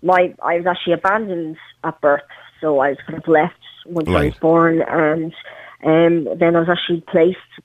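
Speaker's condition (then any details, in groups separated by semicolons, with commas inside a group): Cleft palate; congenital, parental Chernobyl radiation, premature birth, over 20 surgeries, webbed legs, amputation, prosthetic limb since 12; all needed treatments received in Ireland, fully active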